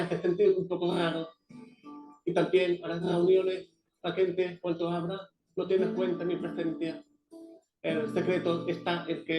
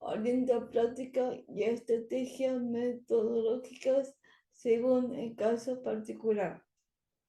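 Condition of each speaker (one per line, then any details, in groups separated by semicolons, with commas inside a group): No condition
Cerebral palsy; from birth, walks with orthopedic aid; speech not very good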